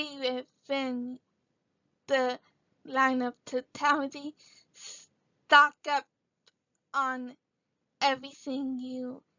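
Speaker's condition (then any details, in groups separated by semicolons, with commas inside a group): Cerebral palsy; sometimes a little hard to understand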